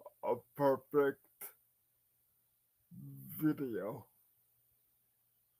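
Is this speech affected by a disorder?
Yes: cerebral palsy.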